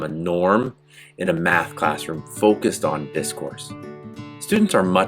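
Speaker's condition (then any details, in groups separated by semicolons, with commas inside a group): No condition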